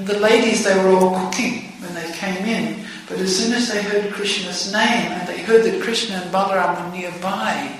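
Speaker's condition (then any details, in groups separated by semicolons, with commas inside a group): No condition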